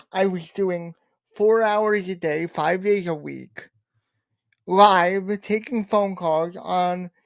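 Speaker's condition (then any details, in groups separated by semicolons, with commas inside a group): Cerebral palsy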